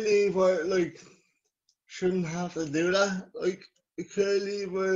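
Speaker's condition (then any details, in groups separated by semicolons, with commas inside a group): Cerebral palsy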